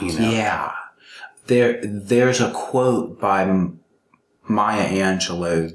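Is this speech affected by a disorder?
Yes: stuttering; severe stuttering, therapy at Purdue speech clinic started 12 years ago, four Toastmasters clubs; still stutters terribly severely; here repeated sounds.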